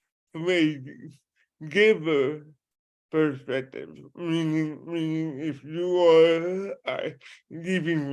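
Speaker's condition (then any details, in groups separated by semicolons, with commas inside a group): Cerebral palsy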